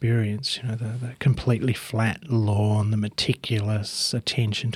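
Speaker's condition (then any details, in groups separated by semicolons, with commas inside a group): No condition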